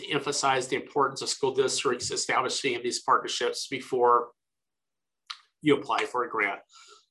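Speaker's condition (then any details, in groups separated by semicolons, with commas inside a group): No condition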